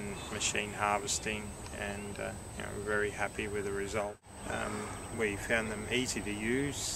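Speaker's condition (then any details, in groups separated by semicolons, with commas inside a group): No condition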